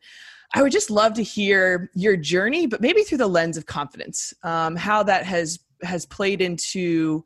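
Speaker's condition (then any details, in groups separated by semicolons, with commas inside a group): No condition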